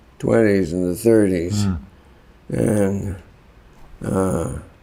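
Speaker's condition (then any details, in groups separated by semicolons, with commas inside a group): Parkinson's; worsening, often debilitating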